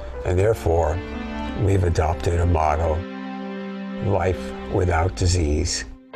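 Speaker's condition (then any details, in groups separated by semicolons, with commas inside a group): No condition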